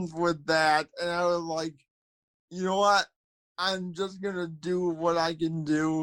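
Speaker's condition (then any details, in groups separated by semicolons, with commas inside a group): Cerebral palsy, spastic quadriplegia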